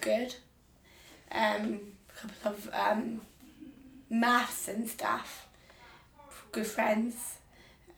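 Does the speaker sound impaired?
Yes: Down syndrome; Down syndrome since birth.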